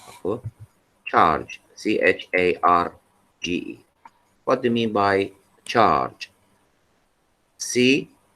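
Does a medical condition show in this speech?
No.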